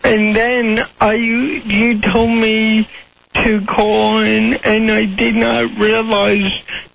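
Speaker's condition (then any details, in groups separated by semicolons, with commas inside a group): Cerebral palsy; speech impediment noted by audience member, voice sounds typical of cerebral palsy to hosts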